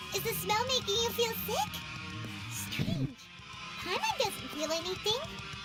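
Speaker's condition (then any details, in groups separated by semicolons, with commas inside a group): No condition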